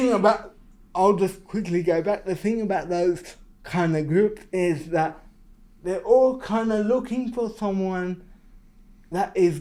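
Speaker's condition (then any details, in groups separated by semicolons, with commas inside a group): Cerebral palsy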